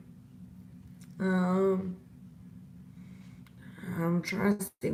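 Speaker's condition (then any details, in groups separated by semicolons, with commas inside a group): Disability causing slurred speech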